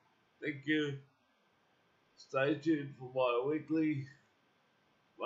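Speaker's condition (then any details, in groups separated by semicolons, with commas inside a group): Cerebral palsy; uses wheelchair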